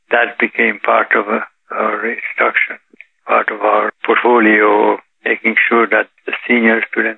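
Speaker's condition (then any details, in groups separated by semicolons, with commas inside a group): Parkinson's disease; Parkinson's detected about 8 years ago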